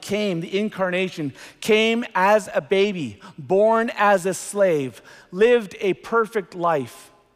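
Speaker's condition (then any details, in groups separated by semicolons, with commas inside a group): No condition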